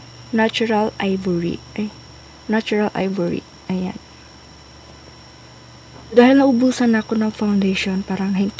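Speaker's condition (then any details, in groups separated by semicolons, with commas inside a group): No condition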